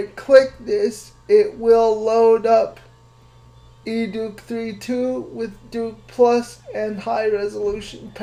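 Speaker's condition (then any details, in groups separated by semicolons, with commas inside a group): Cerebral palsy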